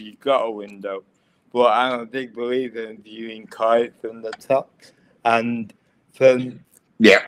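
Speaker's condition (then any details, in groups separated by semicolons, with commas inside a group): Cerebral palsy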